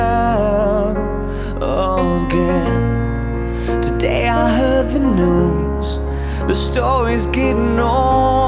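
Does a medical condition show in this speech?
No.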